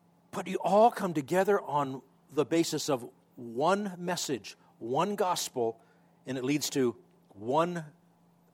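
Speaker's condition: No condition

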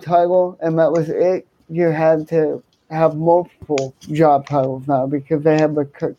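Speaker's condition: Cerebral palsy, hemiplegia

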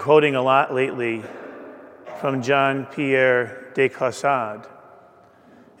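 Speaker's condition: No condition

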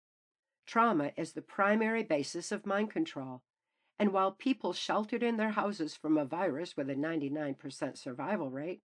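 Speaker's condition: No condition

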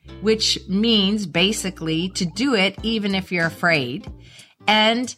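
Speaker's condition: No condition

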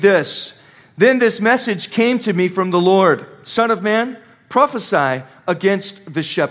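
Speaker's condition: No condition

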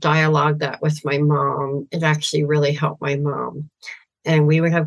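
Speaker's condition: Severe cleft palate, cleft lip and palate

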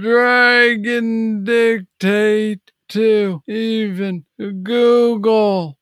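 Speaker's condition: Parkinson's disease, young onset

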